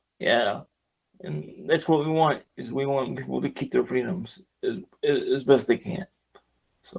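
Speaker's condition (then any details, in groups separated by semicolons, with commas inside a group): Cerebral palsy, severe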